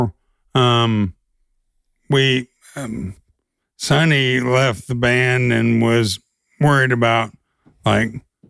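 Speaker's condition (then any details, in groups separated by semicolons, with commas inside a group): ALS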